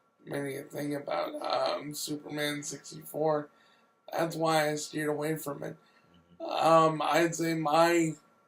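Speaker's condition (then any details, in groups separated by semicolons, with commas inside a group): Cerebral palsy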